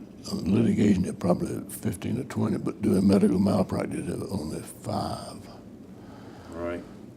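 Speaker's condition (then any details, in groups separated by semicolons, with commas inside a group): Parkinson's disease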